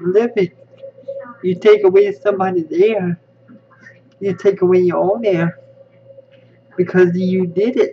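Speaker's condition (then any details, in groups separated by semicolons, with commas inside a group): Spastic cerebral palsy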